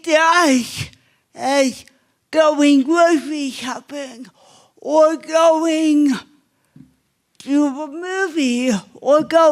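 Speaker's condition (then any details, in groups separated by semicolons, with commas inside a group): Cerebral palsy; obvious speech impairment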